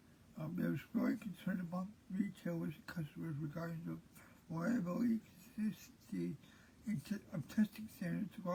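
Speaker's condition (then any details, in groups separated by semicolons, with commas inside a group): Cerebral palsy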